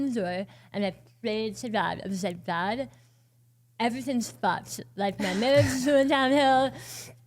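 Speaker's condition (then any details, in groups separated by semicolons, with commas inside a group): Oral cancer, partial glossectomy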